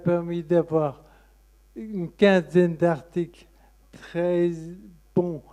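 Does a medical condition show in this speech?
Yes: Friedreich's ataxia.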